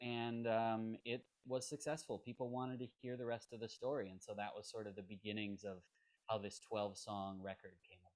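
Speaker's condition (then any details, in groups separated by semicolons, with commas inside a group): No condition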